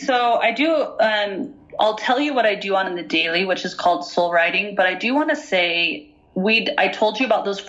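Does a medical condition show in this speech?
No.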